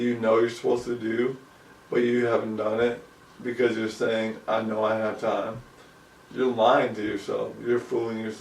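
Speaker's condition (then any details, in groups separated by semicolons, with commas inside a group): ALS; about 2 years since onset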